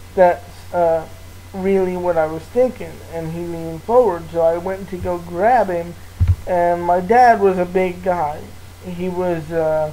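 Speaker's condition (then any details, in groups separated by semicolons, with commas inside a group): Cerebral palsy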